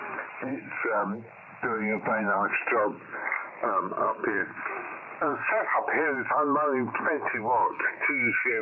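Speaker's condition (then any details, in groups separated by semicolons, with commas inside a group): Mouth surgeries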